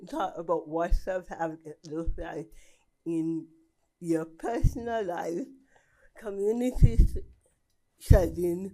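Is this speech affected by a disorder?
Yes: cerebral palsy.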